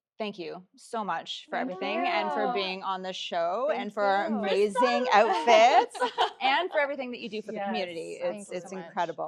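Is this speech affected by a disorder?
No.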